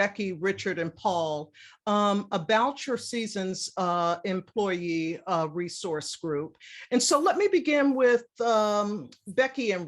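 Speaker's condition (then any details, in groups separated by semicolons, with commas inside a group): No condition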